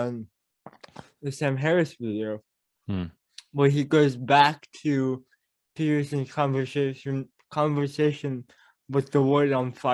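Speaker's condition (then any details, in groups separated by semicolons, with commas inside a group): Cerebral palsy; mild speech impediment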